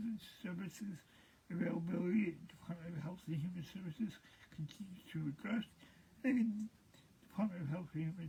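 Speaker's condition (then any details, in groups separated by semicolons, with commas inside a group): Cerebral palsy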